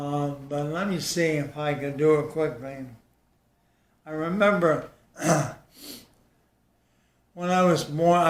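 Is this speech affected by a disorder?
Yes: ALS.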